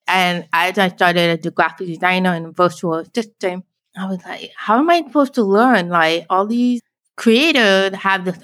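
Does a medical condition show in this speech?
Yes: deafblind, born deaf; narrowed visual field; can speak, signing easier than speaking English in videos.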